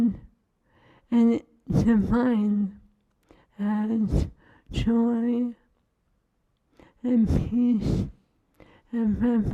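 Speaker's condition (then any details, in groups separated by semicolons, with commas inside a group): ALS; cannot eat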